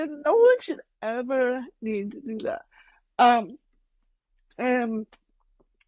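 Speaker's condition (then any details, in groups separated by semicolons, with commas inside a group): Cerebral palsy; very mild; mainly affects speech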